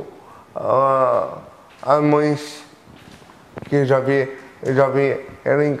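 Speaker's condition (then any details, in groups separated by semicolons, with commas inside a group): Cerebral palsy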